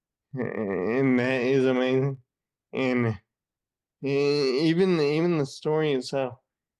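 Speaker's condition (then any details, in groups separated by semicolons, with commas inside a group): Friedreich's ataxia; 14 years since diagnosis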